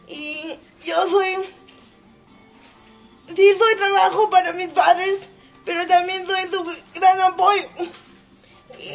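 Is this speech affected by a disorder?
Yes: cerebral palsy; wheelchair user.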